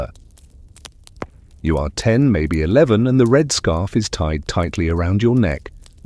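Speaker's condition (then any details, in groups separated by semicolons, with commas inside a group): No condition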